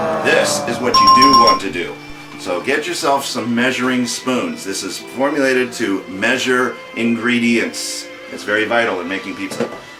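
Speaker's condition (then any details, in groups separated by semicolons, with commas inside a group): No condition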